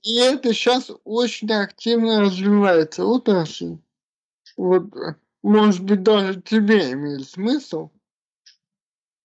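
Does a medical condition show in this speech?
Yes: cerebral palsy.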